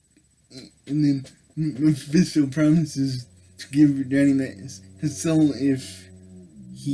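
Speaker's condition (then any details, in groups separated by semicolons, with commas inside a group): Cerebral palsy; able to speak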